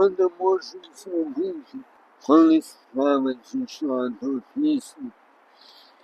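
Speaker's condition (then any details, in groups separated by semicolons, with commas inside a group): Traumatic brain injury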